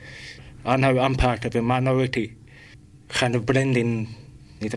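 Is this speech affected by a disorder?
Yes: profoundly deaf; congenital profound deafness, born profoundly deaf.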